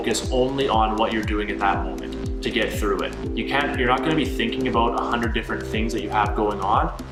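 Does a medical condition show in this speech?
No.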